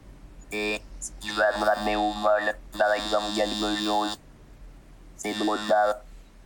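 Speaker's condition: Total pharyngolaryngectomy; neck dissection

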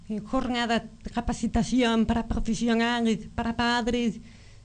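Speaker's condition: Profound congenital deafness; both ears from birth, detected about 15 months, lifelong hearing aids, bilateral cochlear implants, first at age 27; almost 35, about 8 years since first implant, second implant some years later; speech learned by lipreading and early reading, about 1.5 years rehabilitation to access words by ear

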